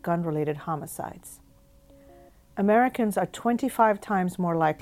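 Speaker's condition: No condition

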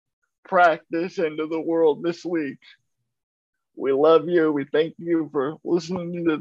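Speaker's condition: Cerebral palsy; uses a wheelchair

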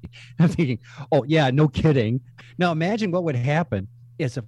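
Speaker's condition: No condition

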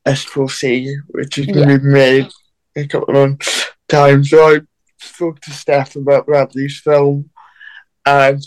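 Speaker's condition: Cerebral palsy

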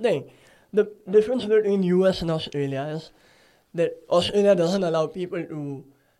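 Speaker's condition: Cleft palate; speech sounds different

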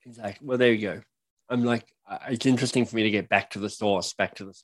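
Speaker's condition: Cleft lip and palate; surgery as a child

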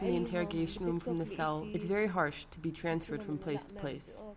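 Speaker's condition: No condition

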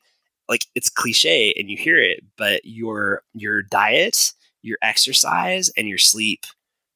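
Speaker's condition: No condition

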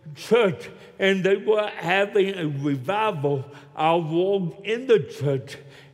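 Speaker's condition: Cerebral palsy; still walks with limp

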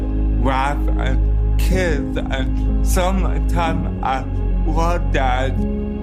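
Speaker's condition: Cerebral palsy; cerebral palsy from birth

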